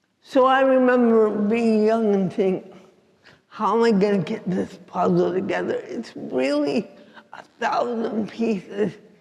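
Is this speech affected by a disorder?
Yes: cerebral palsy; affects walking and speech.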